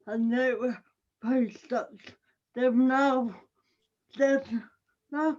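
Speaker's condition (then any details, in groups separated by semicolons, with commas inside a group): Cerebral palsy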